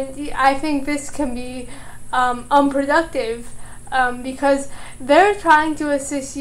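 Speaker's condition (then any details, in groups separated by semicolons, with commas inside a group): Cerebral palsy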